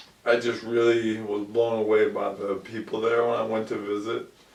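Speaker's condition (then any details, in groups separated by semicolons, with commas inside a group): ALS; about 2 years since onset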